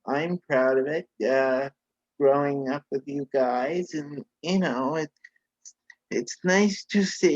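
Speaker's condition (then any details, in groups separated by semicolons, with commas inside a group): Cerebral palsy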